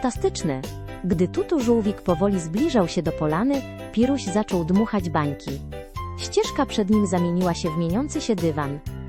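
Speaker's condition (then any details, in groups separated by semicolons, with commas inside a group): No condition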